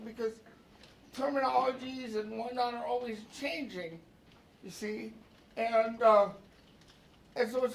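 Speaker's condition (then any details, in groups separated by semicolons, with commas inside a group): Cerebral palsy; brain cell damage at birth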